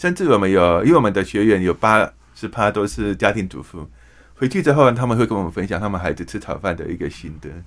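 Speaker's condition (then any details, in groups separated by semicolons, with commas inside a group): Hearing impairment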